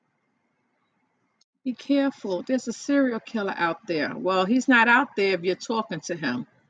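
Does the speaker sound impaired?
No.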